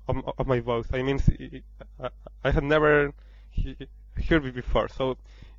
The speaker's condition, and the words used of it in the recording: Stuttering. I mean, I heard a little bit of it and I absolutely hate my voice.